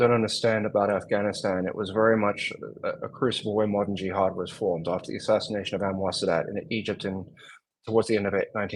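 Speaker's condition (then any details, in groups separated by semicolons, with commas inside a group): No condition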